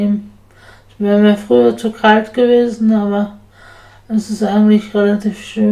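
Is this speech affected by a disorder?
Yes: spasticity from birth; multiple sclerosis.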